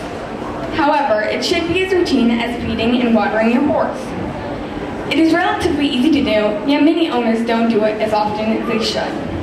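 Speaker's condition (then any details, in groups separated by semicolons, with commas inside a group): No condition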